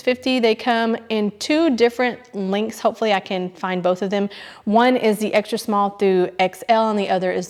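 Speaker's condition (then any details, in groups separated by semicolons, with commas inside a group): No condition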